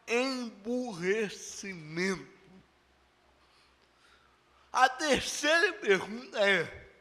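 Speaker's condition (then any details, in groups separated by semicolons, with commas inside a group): Cerebral palsy; no speech as child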